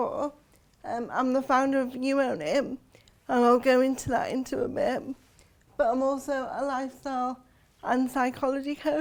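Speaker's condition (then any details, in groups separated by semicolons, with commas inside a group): Cerebral palsy; since birth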